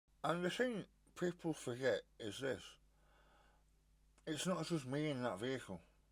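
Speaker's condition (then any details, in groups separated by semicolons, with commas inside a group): Stage 4 tongue cancer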